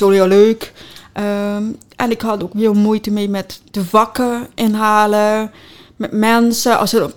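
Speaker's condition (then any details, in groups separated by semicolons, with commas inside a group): Deafness with cochlear implant; congenital, implant from age two, magnet in head, cochlear electrodes, once robotic sound, pain, stopped use; still uses cochlear implant, lip reads well, phone typing when needed, sister Demi supports with sign; speech therapy to practise speech, says speaks very well now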